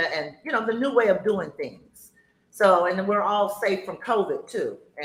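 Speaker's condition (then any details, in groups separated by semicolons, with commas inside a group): No condition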